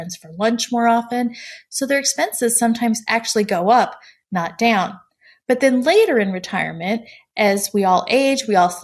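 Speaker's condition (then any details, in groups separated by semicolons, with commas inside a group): No condition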